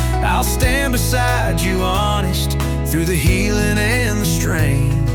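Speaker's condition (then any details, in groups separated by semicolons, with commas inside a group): No condition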